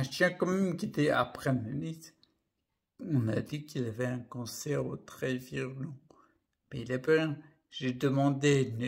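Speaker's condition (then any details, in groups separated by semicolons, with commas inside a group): Primary progressive multiple sclerosis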